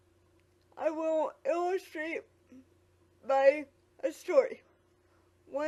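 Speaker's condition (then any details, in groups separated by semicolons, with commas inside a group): Quadriplegic cerebral palsy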